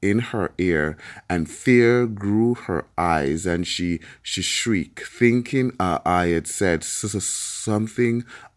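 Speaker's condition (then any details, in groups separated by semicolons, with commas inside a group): Stuttering; stuttering since childhood, onset in Jamaican countryside; stuttered joke once misheard by listener as something ugly; repeated sounds, prolonged sounds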